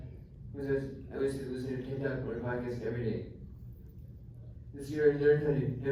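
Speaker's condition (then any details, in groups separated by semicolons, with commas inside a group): Traumatic brain injury; climbing accident, tracheotomy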